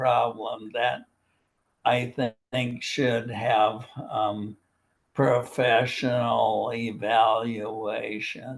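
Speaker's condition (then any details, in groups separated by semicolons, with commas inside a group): Primary lateral sclerosis, bulbar onset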